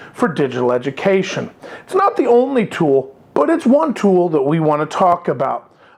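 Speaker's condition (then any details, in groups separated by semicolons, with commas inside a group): No condition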